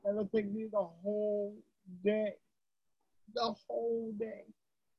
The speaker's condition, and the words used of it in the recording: Cerebral palsy. So our voices are very erratic. It goes high and it goes low, goes all over the place.